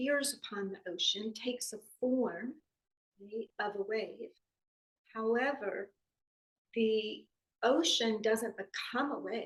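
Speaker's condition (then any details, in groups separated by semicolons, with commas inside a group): No condition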